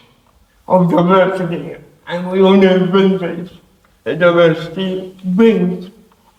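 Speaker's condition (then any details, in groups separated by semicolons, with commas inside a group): Cerebral palsy; affects hands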